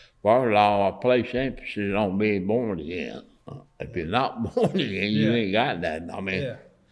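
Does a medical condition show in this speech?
Yes: Parkinson's.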